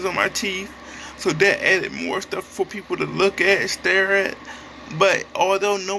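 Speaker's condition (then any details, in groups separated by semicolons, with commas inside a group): Cerebral palsy; affected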